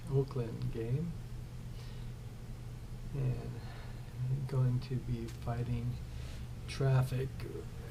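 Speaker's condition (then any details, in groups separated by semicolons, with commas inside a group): ALS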